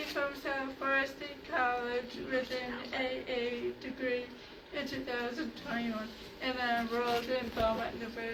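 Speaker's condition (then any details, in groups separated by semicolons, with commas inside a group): Cerebral palsy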